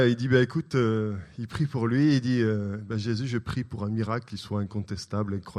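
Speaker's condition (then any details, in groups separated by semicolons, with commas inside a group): No condition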